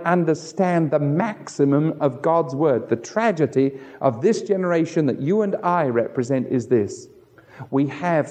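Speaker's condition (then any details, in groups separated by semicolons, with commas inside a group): No condition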